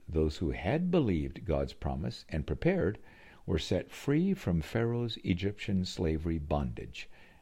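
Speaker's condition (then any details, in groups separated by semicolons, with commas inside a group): No condition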